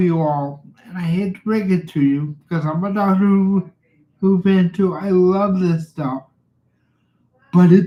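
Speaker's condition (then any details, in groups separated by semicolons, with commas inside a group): Cerebral palsy; uses power chair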